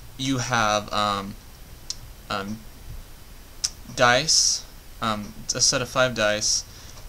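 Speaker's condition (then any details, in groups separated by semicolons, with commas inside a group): No condition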